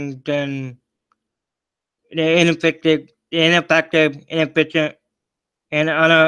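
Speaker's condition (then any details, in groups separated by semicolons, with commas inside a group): Cerebral palsy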